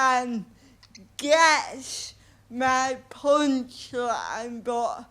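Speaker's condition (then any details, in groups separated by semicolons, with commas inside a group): Cerebral palsy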